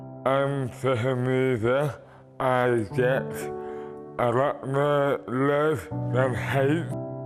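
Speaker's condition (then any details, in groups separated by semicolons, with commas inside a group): Dystonia; slurred disoriented speech, difficulty eating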